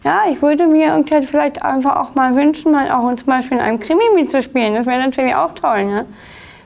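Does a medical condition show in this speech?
Yes: Down syndrome.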